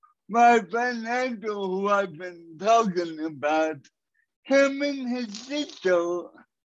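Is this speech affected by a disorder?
Yes: cerebral palsy; cerebral palsy from birth, 37 years with condition; walking distance much reduced compared with before, suspects condition is progressive.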